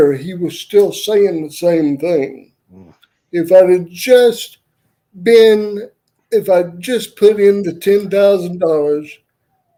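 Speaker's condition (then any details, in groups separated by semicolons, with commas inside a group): Cerebral palsy; uses wheelchair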